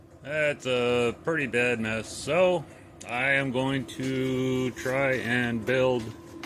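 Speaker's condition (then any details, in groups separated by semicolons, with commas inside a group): No condition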